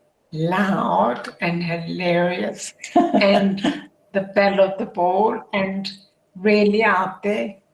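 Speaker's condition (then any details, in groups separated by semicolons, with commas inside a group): Motor neuron disease; voice, tongue, vocal cords affected, uses voice augmenter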